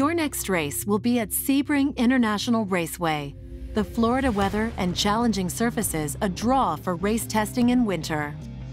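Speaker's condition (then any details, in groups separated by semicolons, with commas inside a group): No condition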